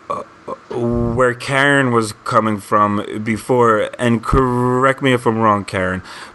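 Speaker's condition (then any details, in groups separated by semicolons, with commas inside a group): Stuttering; history of avoidance patterns; tries not to avoid stuttering most of the time, sometimes on verge of avoiding; repeated sounds, blocks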